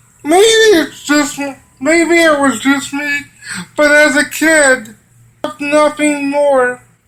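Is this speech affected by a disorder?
Yes: cerebral palsy; from birth; physical therapy.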